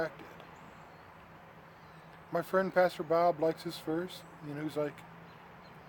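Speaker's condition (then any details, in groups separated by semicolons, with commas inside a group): No condition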